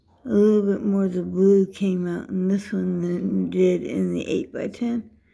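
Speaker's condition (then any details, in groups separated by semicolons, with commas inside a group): Dystonia; affects how speech sounds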